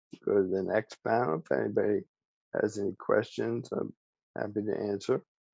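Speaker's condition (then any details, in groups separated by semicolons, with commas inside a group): ALS; speech still preserved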